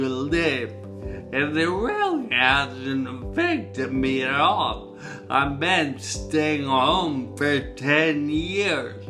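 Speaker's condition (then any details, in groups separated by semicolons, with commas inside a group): Traumatic brain injury (pontine cavernoma)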